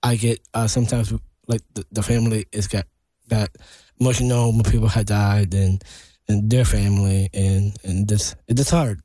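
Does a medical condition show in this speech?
Yes: Down syndrome.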